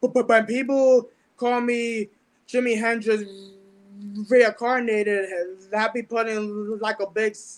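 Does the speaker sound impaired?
Yes: stutter; mild speech impediment with stuttering since about age 10, autism spectrum, intellectual learning disability from birth; fears certain words coming out, avoids long talking on stage, expresses self differently; here prolonged sounds, blocks.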